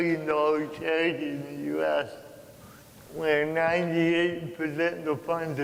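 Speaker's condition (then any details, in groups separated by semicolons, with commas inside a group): Cerebral palsy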